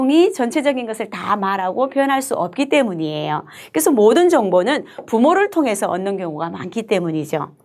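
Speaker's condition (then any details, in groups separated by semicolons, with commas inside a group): No condition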